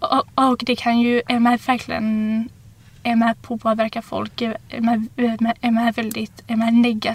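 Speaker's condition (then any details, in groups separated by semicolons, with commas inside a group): Stuttering; long-standing stuttering; audible stuttering during recording, clearly different from other guest's stutter; cannot control or influence stutter, nervousness sometimes worsens it, unpredictable how speech will go; repeated sounds, prolonged sounds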